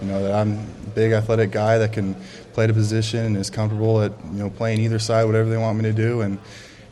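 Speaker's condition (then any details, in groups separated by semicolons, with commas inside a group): No condition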